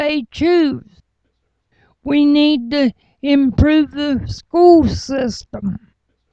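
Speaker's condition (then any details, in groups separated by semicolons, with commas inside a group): Cerebral palsy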